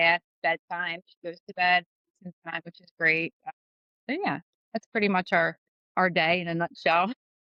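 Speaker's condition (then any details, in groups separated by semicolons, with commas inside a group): No condition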